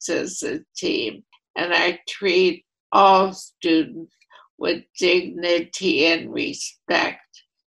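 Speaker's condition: ALS, primary lateral sclerosis; voice affected

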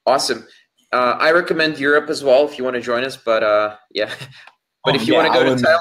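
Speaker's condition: No condition

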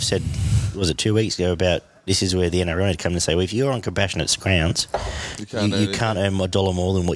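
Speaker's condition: No condition

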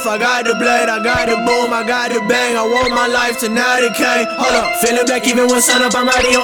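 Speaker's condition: No condition

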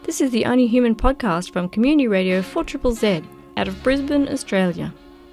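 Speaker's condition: No condition

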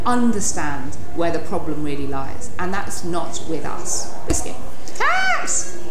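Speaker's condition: Tourette syndrome; neurological, uncontrollable movements and noises called tics, chest banging tic, uses wheelchair; rhythmic chest banging tic audible, wearing padded gloves to protect knuckles and chest; frequent vocal tics interrupting speech, random words like hedgehog, cats, sausage dog, swearing

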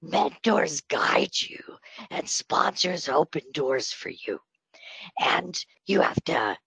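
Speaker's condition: Spasmodic dysphonia; on Botox treatment

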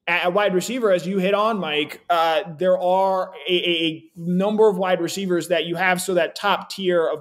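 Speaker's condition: No condition

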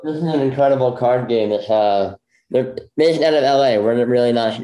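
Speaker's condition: Bilateral cleft lip; left ear tumor

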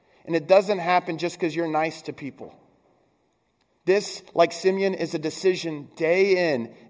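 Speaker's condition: No condition

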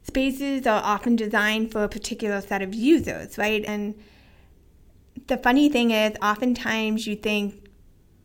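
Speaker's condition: Hearing loss with cochlear implants; pretty good speech and listening comprehension in childhood, kept on speech path

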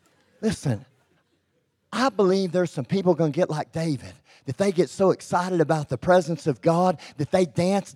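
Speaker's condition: Cleft lip and palate; preaches publicly

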